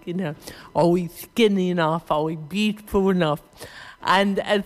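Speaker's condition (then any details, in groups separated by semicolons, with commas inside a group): Cerebral palsy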